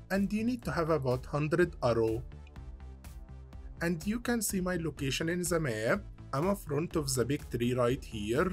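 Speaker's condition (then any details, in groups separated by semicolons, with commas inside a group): No condition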